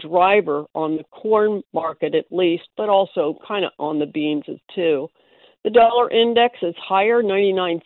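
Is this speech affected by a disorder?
No.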